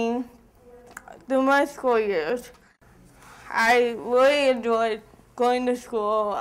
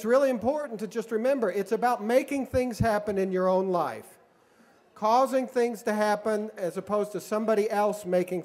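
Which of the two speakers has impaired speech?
The first: cerebral palsy; diagnosed at age 2, 17 years since.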